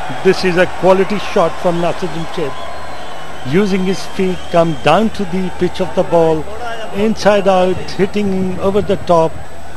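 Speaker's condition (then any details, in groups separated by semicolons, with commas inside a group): No condition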